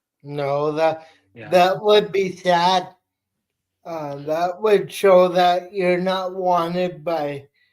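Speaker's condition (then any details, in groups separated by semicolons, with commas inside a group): Cerebral palsy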